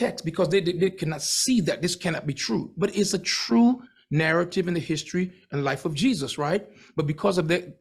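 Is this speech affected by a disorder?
No.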